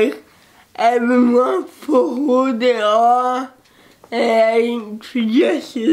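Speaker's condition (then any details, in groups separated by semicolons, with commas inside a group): Cerebral palsy; age 18, first steps with walker, cannot walk independently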